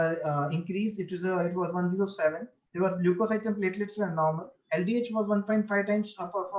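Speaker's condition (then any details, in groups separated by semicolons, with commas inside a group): No condition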